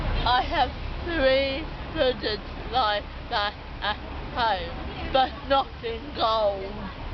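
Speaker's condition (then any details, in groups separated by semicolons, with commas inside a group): Cerebral palsy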